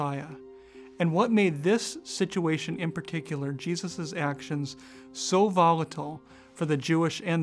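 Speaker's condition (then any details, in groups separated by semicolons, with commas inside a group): No condition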